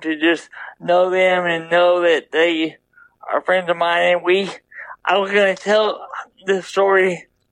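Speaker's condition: Double hemiplegia cerebral palsy; right side weaker than left, left brain involvement, horse therapy since age 5

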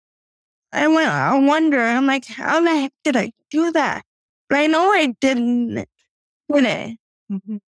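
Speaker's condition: Cerebral palsy; first tricycle at age 12

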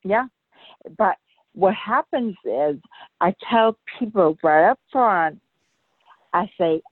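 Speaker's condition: Brain aneurysm rupture; sounds different than before

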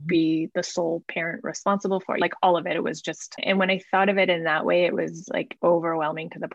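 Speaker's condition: No condition

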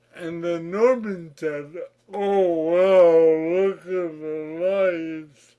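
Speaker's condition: Cerebral palsy; childhood-onset, occupational and speech therapy

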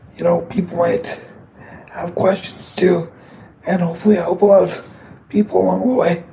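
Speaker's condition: Cerebral palsy; cerebral palsy from brain bleed, very tight muscles, trouble walking, needs help walking and toileting, dad assists daily; condition audible in voice

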